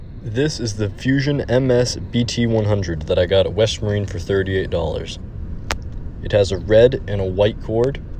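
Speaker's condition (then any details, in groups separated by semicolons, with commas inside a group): No condition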